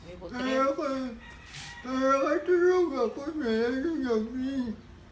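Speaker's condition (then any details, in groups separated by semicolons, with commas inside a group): X-linked dystonia parkinsonism; left-sided symptoms, left hand; diagnosis confirmed by specialist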